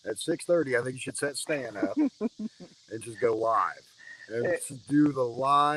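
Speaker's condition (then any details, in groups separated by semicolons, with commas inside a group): No condition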